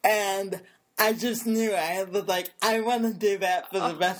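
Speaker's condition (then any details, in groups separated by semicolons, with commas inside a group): Cerebral palsy; affects speech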